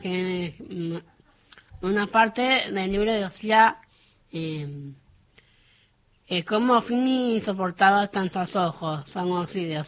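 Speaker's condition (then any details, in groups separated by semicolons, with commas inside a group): Down syndrome; congenital, trisomy 21; 26 years old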